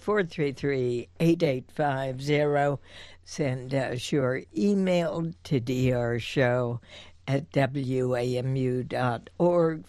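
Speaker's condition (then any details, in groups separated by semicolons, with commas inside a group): Spasmodic dysphonia; adductor type, long-time voice coaching with Dr. Susan Miller, not fully managed by one treatment; strain-strangle on voiced sounds, very tough on the voice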